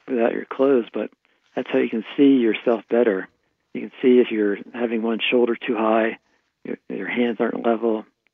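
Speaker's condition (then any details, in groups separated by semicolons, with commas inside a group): Parkinson's disease; right hand tremor at onset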